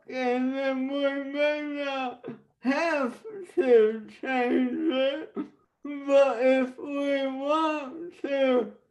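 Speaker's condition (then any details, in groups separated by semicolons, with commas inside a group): Traumatic brain injury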